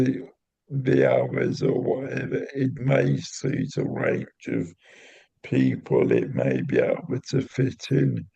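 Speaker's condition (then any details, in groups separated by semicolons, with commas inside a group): Cerebral palsy; intrathecal baclofen pump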